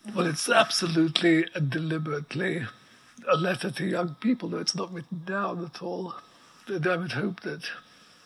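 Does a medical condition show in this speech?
Yes: ALS; voice very weak, needs amplifier, breathing apparatus audible in background.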